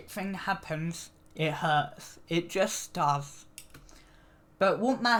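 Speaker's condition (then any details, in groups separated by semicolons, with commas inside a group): Cerebral palsy; needs frequent rest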